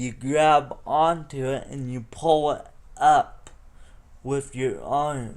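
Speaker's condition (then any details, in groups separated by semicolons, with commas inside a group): Cerebral palsy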